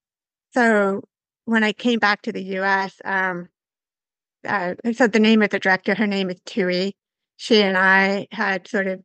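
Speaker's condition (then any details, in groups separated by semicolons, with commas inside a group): Severe to profound hearing loss; earlier body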